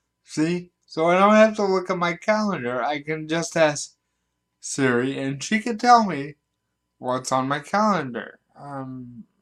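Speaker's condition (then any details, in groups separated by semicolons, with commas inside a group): Cerebral palsy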